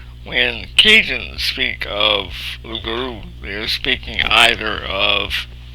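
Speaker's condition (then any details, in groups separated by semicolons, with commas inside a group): Cerebral palsy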